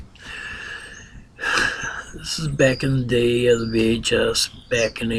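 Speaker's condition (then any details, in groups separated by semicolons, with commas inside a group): Ataxia; balance problem, long-term alcohol use, concussion from fall; sometimes hard to enunciate, volume and word pronunciation affected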